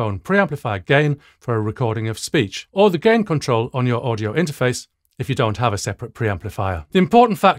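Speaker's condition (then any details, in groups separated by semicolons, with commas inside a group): No condition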